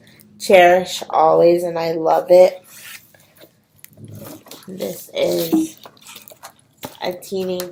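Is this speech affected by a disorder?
Yes: cerebral palsy.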